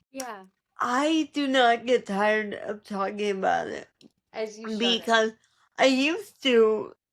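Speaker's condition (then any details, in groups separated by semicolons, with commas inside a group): Cerebral palsy; speaks differently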